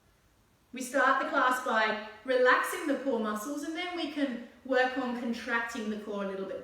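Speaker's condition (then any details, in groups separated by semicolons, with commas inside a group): No condition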